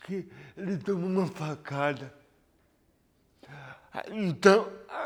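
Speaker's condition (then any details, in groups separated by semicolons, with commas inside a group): Cerebral palsy; lack of oxygen at birth, premature; walks independently after extensive physiotherapy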